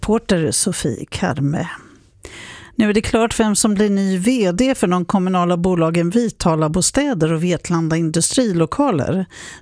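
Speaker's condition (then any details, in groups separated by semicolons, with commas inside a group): No condition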